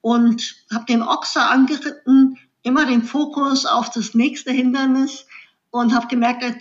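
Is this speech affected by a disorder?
Yes: cleft lip and palate; congenital cleft lip.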